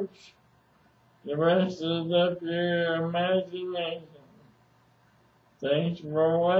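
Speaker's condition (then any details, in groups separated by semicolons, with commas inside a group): ALS; speech somewhat hard to understand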